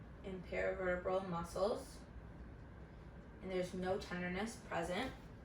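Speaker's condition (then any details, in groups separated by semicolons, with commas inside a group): No condition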